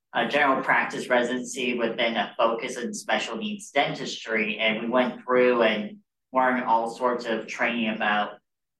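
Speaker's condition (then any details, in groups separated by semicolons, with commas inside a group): Cleft lip and palate; childhood care at Washington University St. Louis children's team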